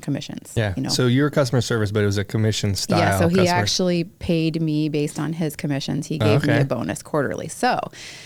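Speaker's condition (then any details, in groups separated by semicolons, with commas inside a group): No condition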